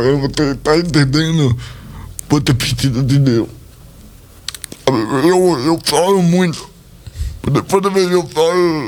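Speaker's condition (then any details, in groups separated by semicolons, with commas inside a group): Cerebral palsy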